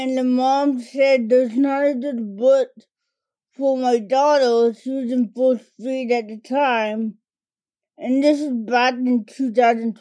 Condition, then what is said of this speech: Cerebral palsy. She was diagnosed as a toddler with cerebral palsy, which primarily affects her speech and fine motor skills.